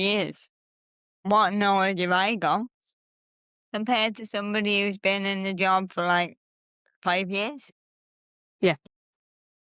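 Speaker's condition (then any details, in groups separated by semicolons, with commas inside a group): Cerebral palsy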